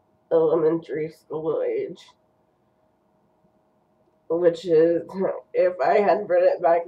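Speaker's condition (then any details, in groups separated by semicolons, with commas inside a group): Cerebral palsy; first word not said quite right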